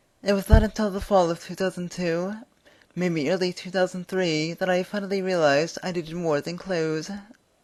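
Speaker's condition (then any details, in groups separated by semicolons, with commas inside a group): Cerebral palsy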